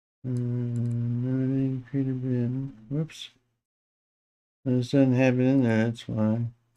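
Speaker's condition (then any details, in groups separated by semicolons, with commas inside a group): Parkinson's disease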